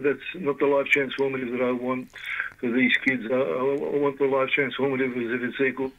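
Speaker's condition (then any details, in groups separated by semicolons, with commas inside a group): Parkinson's disease; can't do much more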